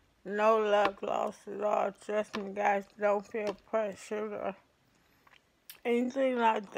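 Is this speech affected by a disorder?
Yes: ALS; affects hands.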